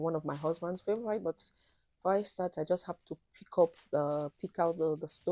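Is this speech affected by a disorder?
No.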